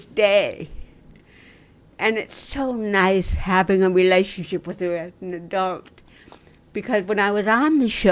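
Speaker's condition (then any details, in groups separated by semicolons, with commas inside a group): Dystonia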